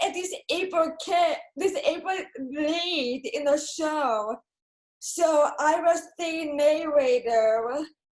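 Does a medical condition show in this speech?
Yes: cerebral palsy.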